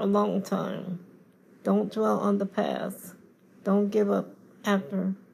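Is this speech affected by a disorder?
Yes: cerebral palsy; cerebral palsy diagnosed at birth, confined to wheelchair, scoliosis, osteoporosis.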